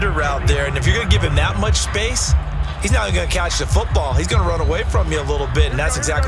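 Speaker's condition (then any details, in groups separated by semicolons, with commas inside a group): No condition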